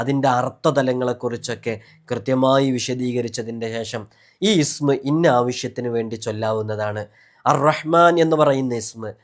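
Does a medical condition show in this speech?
No.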